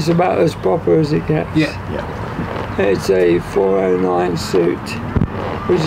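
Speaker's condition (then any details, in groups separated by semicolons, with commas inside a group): Motor neurone disease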